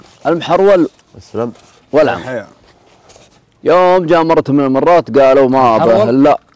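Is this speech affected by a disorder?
No.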